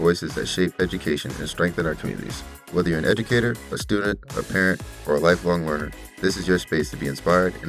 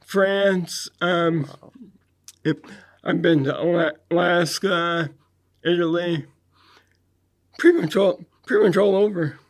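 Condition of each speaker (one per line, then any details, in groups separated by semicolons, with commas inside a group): No condition
Dystonia; neurological condition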